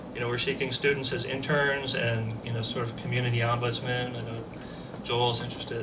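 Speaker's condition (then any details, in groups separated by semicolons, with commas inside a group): No condition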